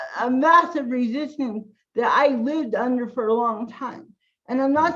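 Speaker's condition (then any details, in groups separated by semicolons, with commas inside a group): Cerebral palsy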